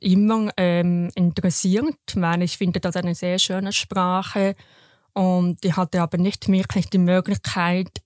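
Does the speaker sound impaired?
Yes: deafness, congenital; raised oral, intensive hearing and speech therapy, lip reading, felt therapist's vibrations to learn sounds.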